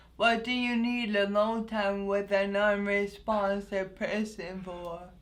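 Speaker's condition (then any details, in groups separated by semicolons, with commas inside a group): Anoxic brain injury; yes/no by mouth or tongue, thickened liquids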